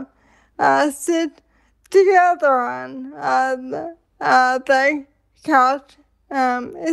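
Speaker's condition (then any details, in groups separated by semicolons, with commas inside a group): ALS; slurred speech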